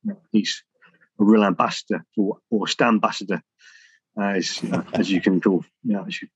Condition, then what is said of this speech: Stuttering. This relaxes the vocal cords and the articulators, taking attention away from those and also allowing you to speak in control.